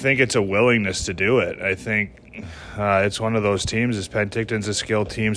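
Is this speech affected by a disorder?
No.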